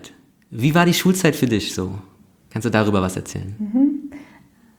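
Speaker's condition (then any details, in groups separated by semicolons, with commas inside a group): No condition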